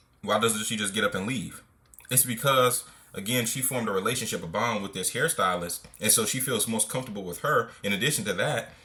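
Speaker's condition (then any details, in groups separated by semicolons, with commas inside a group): No condition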